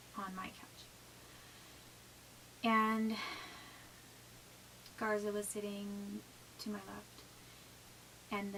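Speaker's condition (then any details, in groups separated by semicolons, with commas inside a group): No condition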